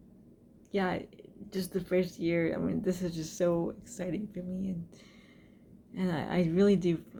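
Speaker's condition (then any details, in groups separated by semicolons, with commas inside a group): Cerebral palsy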